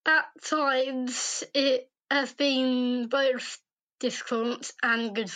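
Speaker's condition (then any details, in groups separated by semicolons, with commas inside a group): Down syndrome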